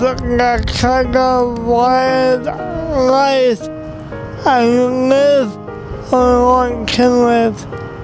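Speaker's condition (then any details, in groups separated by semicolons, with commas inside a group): Cerebral palsy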